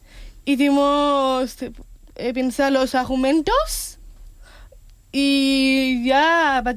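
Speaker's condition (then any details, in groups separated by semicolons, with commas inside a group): Down syndrome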